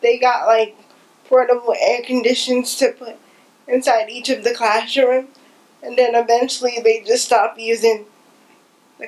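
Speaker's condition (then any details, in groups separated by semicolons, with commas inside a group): Cerebral palsy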